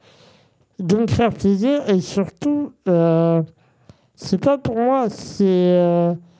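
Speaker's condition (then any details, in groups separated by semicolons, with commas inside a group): Congenital muscular dystrophy; present from birth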